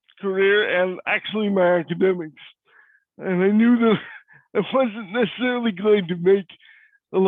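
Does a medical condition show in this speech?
Yes: cerebral palsy; voice is different.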